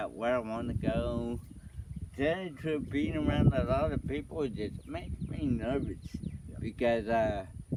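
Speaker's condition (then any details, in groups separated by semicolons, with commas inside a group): Cerebral palsy; affects walking, unsteady gait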